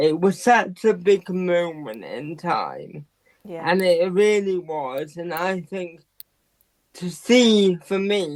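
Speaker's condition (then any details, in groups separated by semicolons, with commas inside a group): Quadriplegic cerebral palsy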